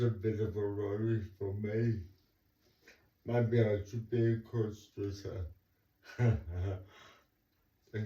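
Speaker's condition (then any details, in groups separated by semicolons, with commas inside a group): Cerebral palsy; talks slowly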